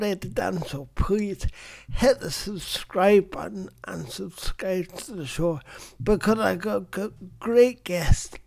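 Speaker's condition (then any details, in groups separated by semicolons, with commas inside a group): Cerebral palsy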